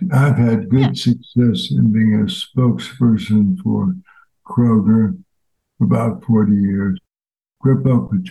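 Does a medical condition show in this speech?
Yes: ALS; voice changed since onset, now a different voice, no spontaneous crying fits.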